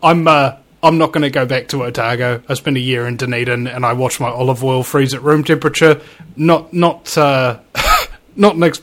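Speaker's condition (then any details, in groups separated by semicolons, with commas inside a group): No condition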